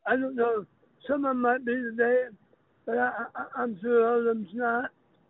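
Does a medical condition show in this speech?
Yes: throat cancer; throat cancer survivor, voice box kept, no hole in throat, lasting impact on throat and speech; speech impediment, may be hard to understand, sometimes chokes up while speaking; sounds like a very unique accent.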